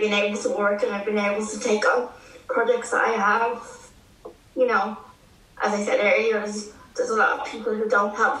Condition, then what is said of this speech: Cerebral palsy. And you're clear as crystal conversation-wise, but obviously you're difficulty is physical movement, so that's the area of disability for you, is it?